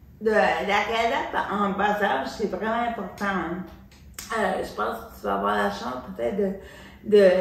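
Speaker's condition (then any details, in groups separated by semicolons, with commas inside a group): Cerebral palsy; from birth, uses wheelchair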